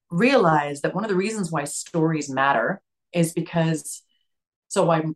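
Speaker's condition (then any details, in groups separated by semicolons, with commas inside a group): No condition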